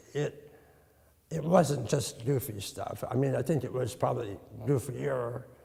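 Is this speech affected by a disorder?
Yes: tongue cancer; treated in the past.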